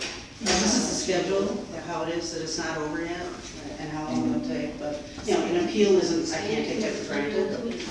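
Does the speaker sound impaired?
No.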